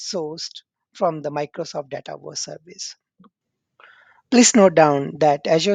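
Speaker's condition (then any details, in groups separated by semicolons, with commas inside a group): No condition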